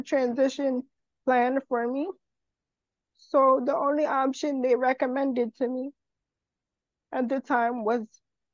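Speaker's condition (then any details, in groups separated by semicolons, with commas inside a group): Cerebral palsy; wheelchair user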